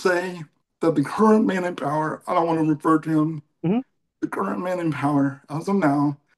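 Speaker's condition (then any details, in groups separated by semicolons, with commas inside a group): Cerebral palsy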